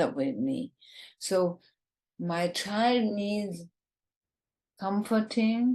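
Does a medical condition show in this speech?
Yes: ALS, bulbar form, bulbar onset.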